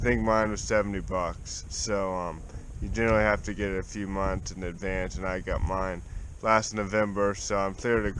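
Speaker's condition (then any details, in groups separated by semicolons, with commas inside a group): Cerebral palsy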